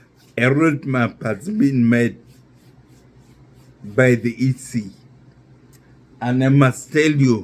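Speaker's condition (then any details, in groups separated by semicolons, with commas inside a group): Neurological disease; affects speech and balance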